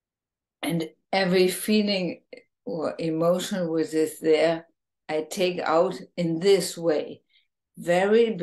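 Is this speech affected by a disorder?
Yes: ALS, bulbar form, bulbar onset.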